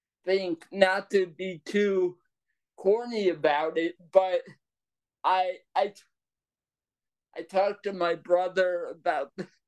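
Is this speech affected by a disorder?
Yes: cerebral palsy; present from birth, brain blood vessel burst acting like stroke, walker when little, power wheelchair since age five, completely non-ambulatory; breathing struggles some days affect speech, voice lags behind thoughts when excited or nervous.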